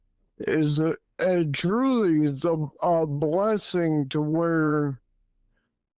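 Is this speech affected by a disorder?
Yes: primary progressive multiple sclerosis; relapsing-remitting at 27, primary progressive at 28; advanced, clinical trial drug; dysphagia affecting voice, slowed slurred speech.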